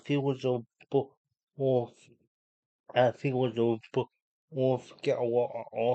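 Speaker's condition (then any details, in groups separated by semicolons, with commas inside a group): Cerebral palsy; unable to walk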